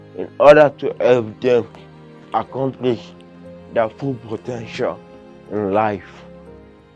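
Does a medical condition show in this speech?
Yes: cerebral palsy.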